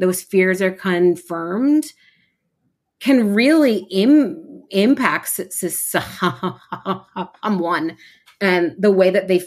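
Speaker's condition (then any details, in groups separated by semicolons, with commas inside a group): Stuttering; variable stuttering, formerly preoccupied with which words would be easier to say, helped by stuttering community; amount of stuttering, feeling stuck and physical tension fluctuate, stutters openly; repeated sounds, prolonged sounds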